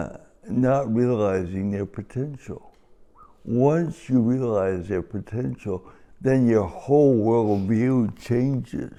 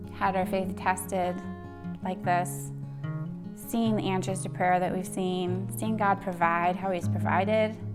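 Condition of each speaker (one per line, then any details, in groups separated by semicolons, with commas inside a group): Cerebral palsy; present from birth, affects walking
No condition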